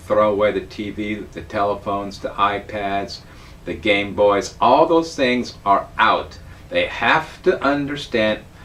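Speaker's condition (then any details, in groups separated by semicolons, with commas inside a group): No condition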